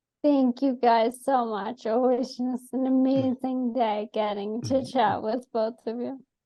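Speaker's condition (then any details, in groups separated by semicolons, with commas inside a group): ALS; atypical case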